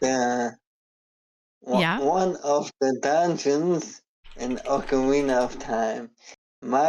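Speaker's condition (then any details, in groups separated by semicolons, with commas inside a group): ALS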